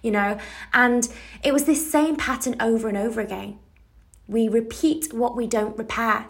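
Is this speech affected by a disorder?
No.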